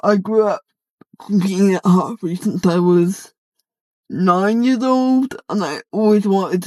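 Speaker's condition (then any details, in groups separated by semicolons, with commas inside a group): Cerebral palsy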